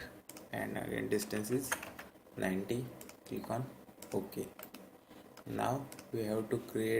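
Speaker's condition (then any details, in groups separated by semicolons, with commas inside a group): No condition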